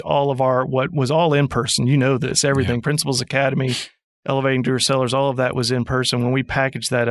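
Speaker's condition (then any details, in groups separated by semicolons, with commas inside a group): No condition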